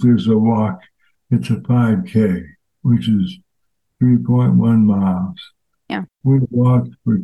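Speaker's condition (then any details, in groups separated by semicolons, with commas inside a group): ALS; fatal progressive disease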